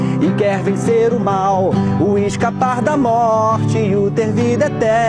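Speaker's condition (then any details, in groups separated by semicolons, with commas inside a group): No condition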